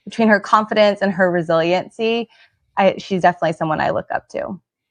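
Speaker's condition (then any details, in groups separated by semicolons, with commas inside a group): No condition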